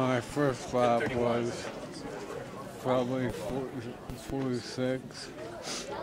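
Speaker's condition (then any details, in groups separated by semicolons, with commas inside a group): ALS; onset in biceps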